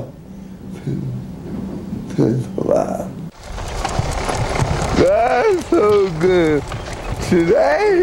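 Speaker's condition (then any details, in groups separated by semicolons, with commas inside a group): Cerebral palsy, severe; present from birth; uses wheelchair, service dog; struggles to talk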